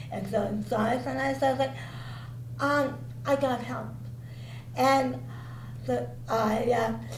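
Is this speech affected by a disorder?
Yes: cerebral palsy.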